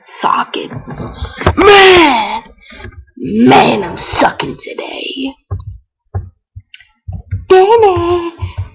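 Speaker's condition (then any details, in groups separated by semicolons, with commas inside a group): No condition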